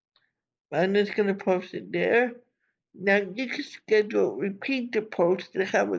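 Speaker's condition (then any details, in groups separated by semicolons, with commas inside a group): Cerebral palsy; from birth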